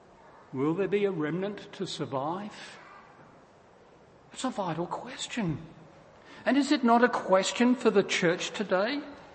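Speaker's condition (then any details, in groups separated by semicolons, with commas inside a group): No condition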